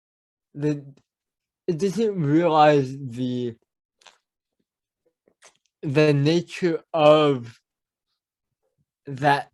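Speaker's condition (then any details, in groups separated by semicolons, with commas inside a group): Cerebral palsy; mild speech impediment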